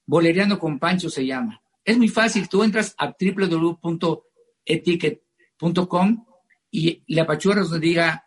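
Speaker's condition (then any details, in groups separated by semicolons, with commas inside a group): No condition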